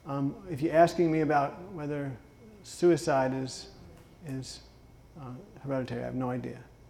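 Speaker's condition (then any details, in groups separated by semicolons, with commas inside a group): Parkinson's disease; Rock City Boxing with voice component, shouting counts, almost 4 years, Jayco's gym, Sarasota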